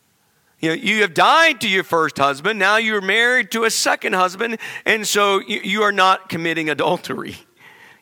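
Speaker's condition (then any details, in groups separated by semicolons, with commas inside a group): No condition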